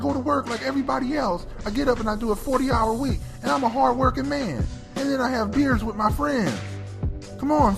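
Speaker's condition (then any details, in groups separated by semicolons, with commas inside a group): No condition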